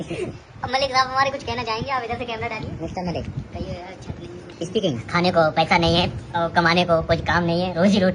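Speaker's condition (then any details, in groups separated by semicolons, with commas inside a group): No condition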